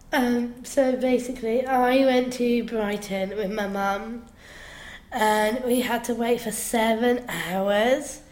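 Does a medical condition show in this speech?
Yes: Down syndrome; down syndrome since birth, slow learning, held back a year at primary school.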